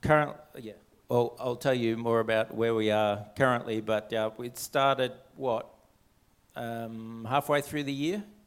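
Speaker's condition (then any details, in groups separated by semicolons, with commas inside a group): No condition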